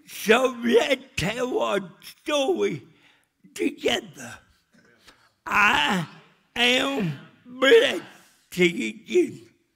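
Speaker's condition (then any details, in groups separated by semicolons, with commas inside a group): Cerebral palsy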